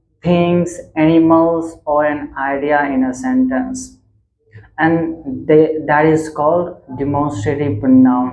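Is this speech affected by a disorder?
No.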